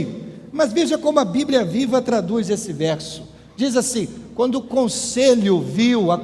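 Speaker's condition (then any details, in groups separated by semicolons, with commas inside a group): No condition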